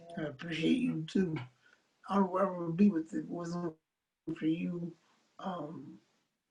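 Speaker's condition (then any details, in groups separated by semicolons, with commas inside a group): Cerebral palsy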